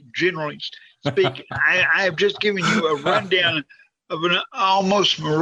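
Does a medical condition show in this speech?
Yes: cerebral palsy; quadriplegic.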